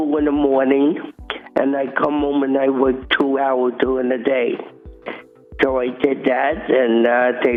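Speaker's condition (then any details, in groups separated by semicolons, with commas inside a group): Cerebral palsy; from birth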